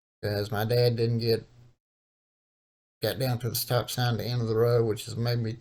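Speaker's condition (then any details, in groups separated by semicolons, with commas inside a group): Cerebral palsy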